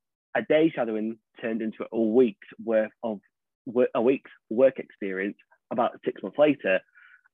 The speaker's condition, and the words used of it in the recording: Stuttering. Yeah. So basically, as you can probably tell, my stomach isn't as prominent anymore, but it does become prominent if I am in high pressure situations.